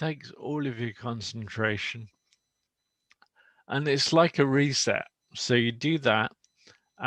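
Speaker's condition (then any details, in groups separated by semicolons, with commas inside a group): Motor neuron disease; about 18 months since diagnosis, no longer walking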